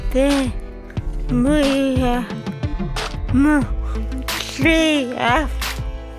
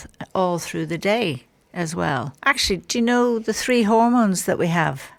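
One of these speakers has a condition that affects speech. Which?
The first: cerebral palsy; from birth.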